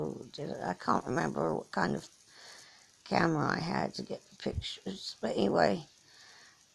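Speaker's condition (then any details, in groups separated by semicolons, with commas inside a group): Cerebral palsy; from birth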